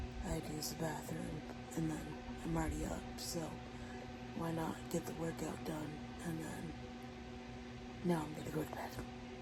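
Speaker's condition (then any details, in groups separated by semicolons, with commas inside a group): Cerebral palsy; wheelchair user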